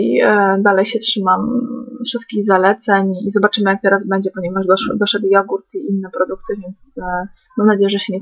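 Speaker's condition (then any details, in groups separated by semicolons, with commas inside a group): No condition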